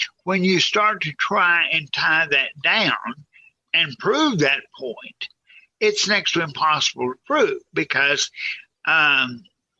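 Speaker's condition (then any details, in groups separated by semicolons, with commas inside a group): Cerebral palsy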